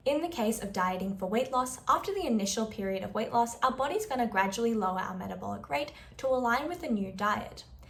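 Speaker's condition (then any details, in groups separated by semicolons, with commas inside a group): No condition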